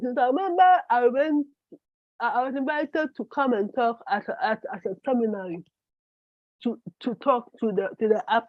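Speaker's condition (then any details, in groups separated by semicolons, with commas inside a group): Cerebral palsy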